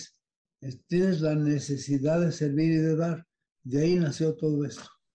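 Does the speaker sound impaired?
Yes: Parkinson's disease; no tremor, fairly controlled, sudden difficulty swallowing and salivating about four months ago.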